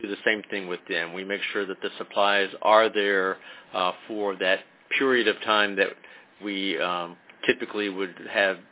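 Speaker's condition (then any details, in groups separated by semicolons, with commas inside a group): No condition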